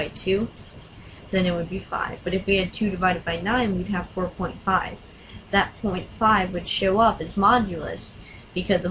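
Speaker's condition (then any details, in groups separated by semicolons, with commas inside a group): No condition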